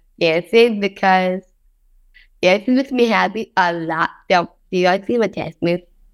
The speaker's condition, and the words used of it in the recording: Down syndrome. My big challenge is speaking clearly and politely so ...